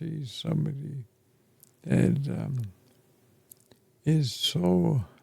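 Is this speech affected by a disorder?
Yes: ALS; affects chest and throat.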